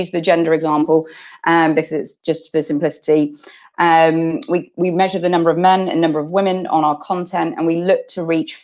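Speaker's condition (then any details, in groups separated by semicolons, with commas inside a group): No condition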